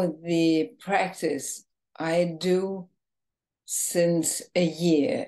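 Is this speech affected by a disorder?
Yes: ALS, bulbar form, bulbar onset.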